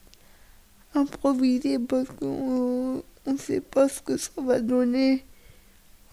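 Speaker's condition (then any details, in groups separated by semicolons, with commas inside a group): Cerebral palsy; cerebral palsy from lack of oxygen at birth, all motor function damaged, cognition intact, wheelchair user; age 25, needs help with all daily tasks like cooking and dressing; speech and expression disability, articulation on radio needs considerable effort and concentration, slight stumbling on early questions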